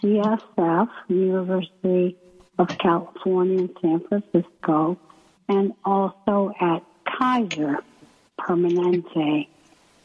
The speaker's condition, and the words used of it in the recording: ALS (motor neuron disease). I've learned to pace myself when I speak with my breathing and slowing down or pausing.